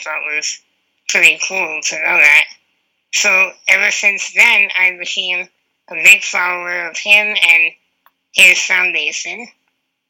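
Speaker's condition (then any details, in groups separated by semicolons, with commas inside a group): Spinal muscular atrophy; about 2 years since diagnosis, on Spinraza injections, severe symptoms after first injection, ICU stay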